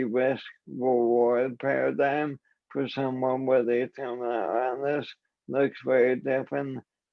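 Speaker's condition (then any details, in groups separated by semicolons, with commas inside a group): ALS; voice and hands affected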